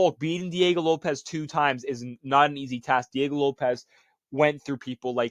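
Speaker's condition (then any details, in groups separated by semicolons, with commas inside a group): No condition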